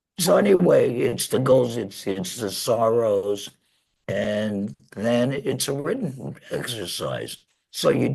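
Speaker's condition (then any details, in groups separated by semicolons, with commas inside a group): Laryngectomy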